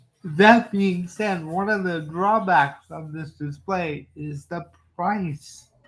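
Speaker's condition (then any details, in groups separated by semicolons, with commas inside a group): Cerebral palsy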